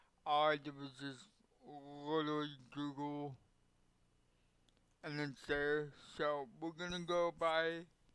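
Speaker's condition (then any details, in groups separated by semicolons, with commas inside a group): Cerebral palsy; affects legs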